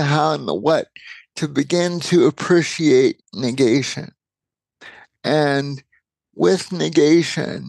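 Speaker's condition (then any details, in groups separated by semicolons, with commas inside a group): Cerebral palsy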